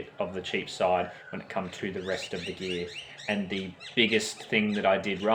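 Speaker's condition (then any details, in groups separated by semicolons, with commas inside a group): No condition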